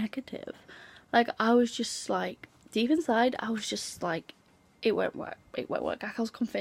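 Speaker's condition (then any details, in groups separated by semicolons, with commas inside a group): No condition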